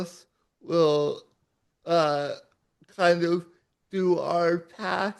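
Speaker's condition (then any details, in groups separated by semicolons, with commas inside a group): Cerebral palsy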